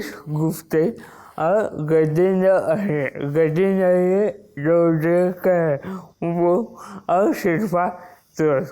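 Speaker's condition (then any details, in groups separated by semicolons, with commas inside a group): Wilson's disease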